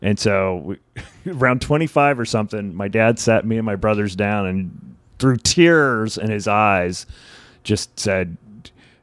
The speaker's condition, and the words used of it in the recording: None; typical speech.